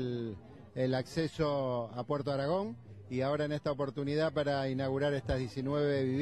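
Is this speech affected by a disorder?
No.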